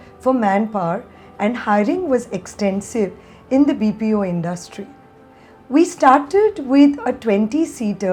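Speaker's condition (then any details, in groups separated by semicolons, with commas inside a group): No condition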